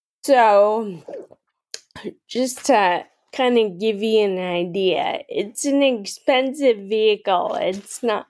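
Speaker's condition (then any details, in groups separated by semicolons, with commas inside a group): Friedreich's ataxia, mild; mild speech issues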